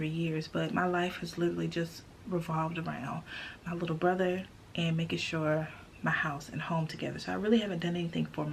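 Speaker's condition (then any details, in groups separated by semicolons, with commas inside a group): No condition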